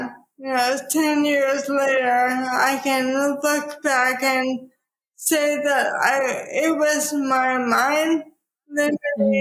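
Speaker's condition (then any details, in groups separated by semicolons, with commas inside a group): ALS; voice slower, harder to understand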